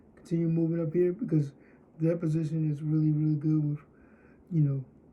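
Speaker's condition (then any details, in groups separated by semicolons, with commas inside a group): Cerebral palsy, spastic diplegia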